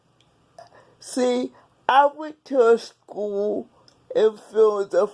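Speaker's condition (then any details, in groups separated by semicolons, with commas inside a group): Cerebral palsy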